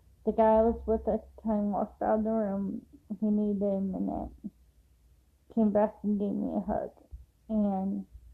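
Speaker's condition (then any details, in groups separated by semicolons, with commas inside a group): Cerebral palsy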